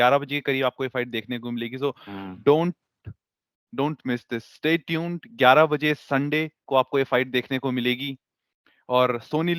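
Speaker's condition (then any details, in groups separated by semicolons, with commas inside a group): No condition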